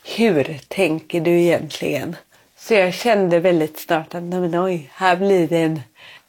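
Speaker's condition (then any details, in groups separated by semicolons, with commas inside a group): Cerebral palsy; cerebral palsy from birth asphyxia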